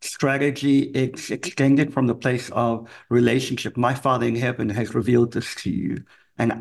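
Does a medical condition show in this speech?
Yes: cleft palate; congenital, from birth, affects hearing; severe speech impediment as a kid, cleft palate impacts ability to speak.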